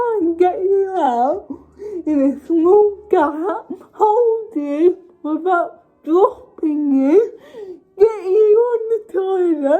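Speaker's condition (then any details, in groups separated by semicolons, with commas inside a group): Cerebral palsy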